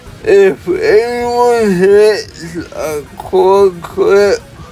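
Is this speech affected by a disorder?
Yes: cerebral palsy; atypical speech.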